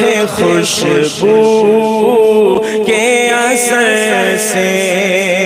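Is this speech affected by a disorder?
No.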